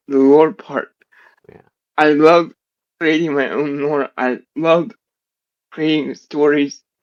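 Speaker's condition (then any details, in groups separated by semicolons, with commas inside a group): Generalized dystonia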